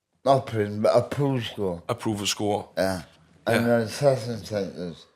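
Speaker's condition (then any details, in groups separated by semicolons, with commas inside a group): Medication-induced speech impediment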